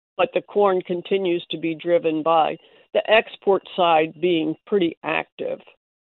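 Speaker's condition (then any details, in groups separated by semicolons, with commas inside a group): No condition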